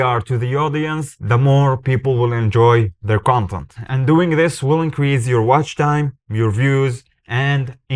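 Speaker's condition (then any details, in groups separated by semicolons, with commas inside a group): No condition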